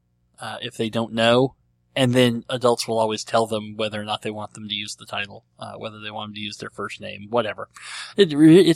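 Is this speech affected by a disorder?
Yes: cleft lip and palate; cleft lip and palate since birth.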